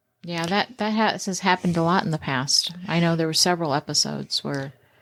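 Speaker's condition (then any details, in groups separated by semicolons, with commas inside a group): No condition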